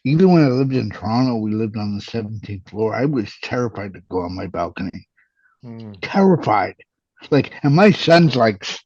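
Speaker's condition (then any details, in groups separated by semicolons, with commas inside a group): Cerebral palsy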